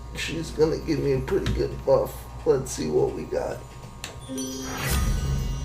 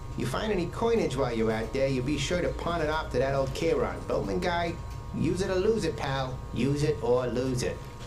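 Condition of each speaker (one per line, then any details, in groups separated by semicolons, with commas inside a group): Cerebral palsy
No condition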